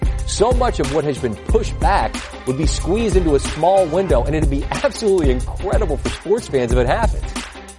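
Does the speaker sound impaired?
No.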